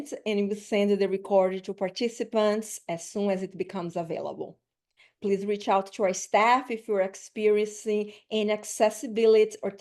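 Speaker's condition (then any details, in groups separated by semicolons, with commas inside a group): No condition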